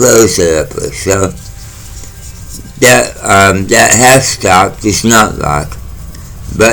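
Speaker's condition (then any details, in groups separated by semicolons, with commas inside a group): Mouth cancer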